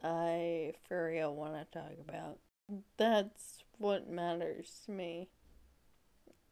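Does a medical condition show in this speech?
Yes: Friedreich's ataxia; wheelchair user.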